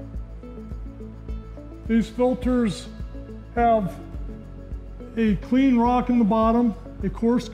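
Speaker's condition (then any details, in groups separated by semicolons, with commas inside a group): No condition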